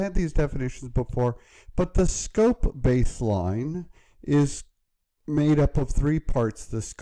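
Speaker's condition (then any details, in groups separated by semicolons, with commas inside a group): No condition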